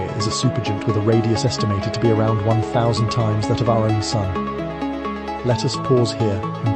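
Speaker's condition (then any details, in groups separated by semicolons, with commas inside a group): No condition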